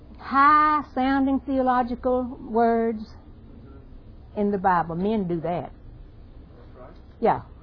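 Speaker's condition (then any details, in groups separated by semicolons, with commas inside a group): No condition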